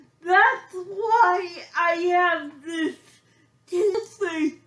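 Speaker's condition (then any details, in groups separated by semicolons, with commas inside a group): Cerebral palsy; shaky speech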